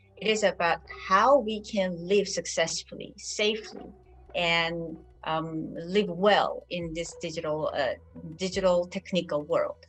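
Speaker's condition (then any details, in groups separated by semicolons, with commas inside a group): No condition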